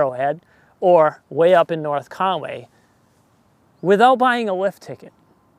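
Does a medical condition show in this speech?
No.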